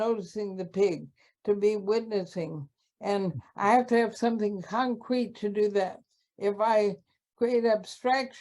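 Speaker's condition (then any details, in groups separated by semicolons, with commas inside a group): ALS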